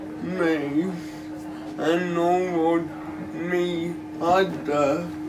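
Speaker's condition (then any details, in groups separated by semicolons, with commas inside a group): Cerebral palsy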